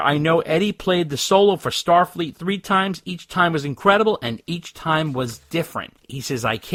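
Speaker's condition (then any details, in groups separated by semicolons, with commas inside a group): No condition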